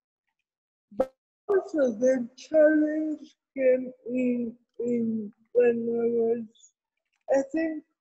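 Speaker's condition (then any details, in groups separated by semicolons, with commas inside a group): Cerebral palsy; from birth in Kenya, did not cry or breathe at birth, incubator for weeks, medical negligence; therapy since six months old, ongoing; other children thought talking different in childhood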